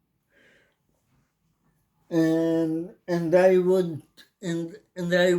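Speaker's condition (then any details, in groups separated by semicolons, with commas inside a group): Cerebral palsy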